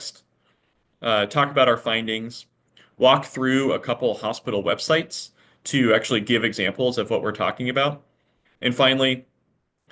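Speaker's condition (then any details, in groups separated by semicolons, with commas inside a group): No condition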